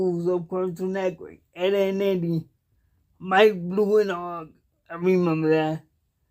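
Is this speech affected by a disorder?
Yes: cerebral palsy; cannot walk, uses wheelchair.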